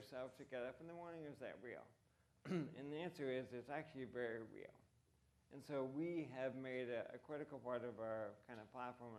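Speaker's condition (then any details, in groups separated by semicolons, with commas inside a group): ALS; voice impacted, reduced fluency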